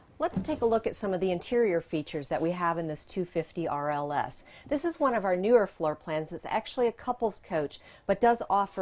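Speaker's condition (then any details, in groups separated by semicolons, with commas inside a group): No condition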